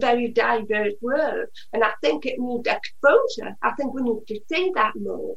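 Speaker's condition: Usher syndrome (deafblindness), profoundly deaf since birth, severe

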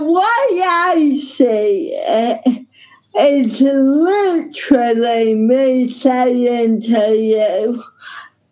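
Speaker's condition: Ataxic cerebral palsy; stuck during delivery

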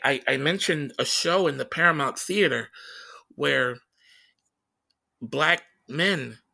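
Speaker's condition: Stutter; stutters during conversation; repeated words, blocks

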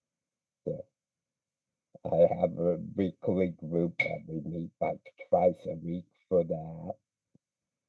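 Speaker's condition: Speech impediment

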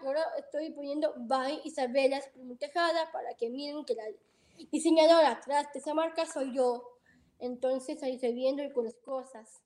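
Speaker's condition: Down syndrome; ongoing therapies

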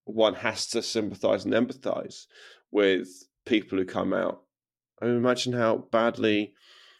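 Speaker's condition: No condition

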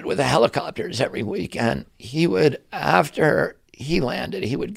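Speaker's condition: Spasmodic dystonia; voice affected

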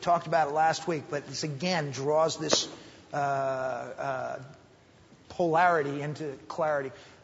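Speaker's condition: No condition

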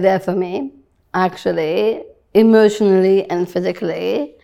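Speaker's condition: Down syndrome

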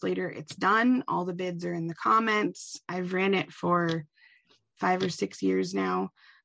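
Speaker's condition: No condition

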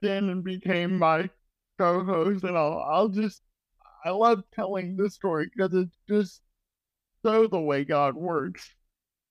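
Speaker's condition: Cerebral palsy

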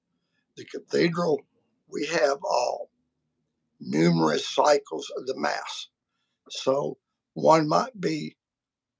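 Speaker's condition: Vocal cord surgery; including laser treatment

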